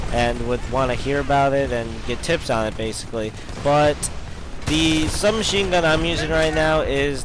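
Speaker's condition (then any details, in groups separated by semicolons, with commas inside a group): No condition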